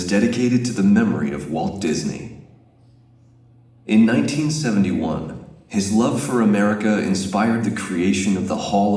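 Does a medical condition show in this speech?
No.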